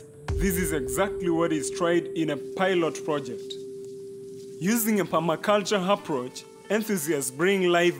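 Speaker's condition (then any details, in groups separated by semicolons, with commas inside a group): No condition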